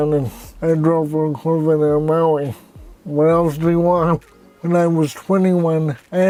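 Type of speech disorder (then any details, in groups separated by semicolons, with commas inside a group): Dysarthria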